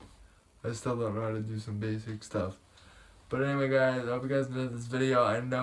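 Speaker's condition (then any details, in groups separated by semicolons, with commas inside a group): Cerebral palsy; able to speak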